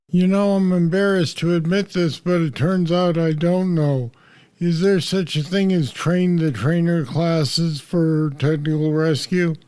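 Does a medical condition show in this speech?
Yes: Parkinson's disease; deep brain stimulators.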